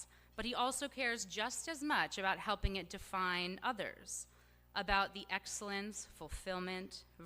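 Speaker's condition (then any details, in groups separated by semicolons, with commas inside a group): No condition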